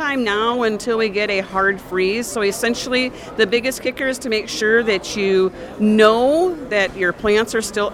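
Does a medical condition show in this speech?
No.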